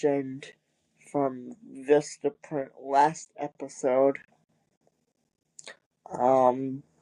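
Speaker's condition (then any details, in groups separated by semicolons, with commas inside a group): Cerebral palsy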